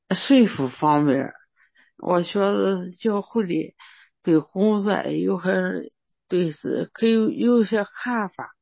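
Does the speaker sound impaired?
Yes: brain hemorrhage; two brain hemorrhages; speech still not fluent.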